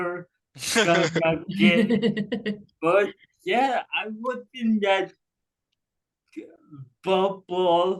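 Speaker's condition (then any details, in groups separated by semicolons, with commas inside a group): Cerebral palsy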